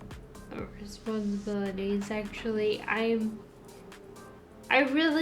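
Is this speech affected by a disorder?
Yes: Friedreich's ataxia.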